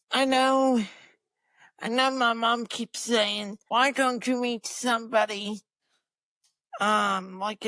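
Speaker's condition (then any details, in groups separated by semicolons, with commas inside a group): Cerebral palsy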